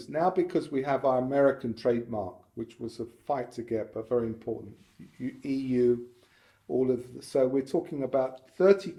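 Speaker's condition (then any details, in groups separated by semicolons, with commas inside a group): No condition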